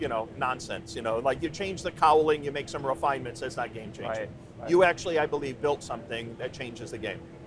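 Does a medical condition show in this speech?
No.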